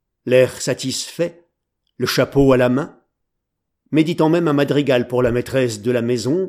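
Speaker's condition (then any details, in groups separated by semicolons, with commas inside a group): No condition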